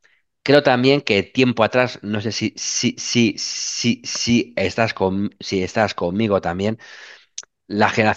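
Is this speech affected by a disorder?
Yes: stuttering; since childhood; sometimes stutters more than usual in class, pauses, laughs it off; here repeated words, prolonged sounds.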